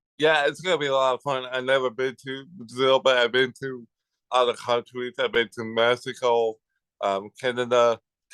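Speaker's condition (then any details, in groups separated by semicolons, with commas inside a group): Cerebral palsy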